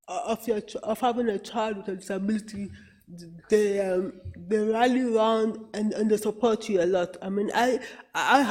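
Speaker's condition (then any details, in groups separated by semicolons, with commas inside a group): Cerebral palsy; therapy started late, at age ten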